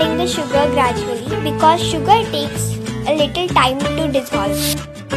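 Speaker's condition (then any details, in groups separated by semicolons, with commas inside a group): No condition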